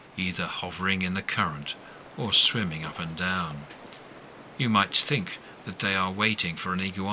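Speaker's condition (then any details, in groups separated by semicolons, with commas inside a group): No condition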